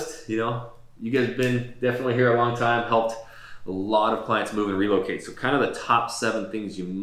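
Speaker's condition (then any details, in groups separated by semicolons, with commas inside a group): No condition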